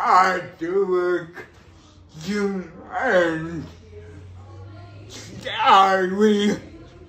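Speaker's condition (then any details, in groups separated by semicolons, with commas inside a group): Cerebral palsy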